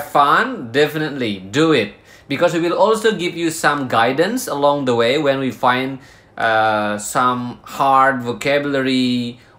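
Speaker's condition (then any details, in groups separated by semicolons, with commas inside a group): No condition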